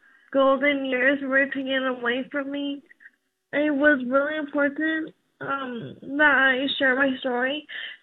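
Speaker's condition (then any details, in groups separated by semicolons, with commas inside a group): ALS; young onset at age 20, terminal, specialized adaptive wheelchair with husband Spencer Levine for marathon; age 25, 5 years since diagnosis, disease still progressing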